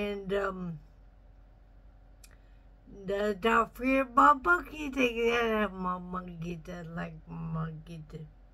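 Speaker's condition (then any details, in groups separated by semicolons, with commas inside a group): Traumatic brain injury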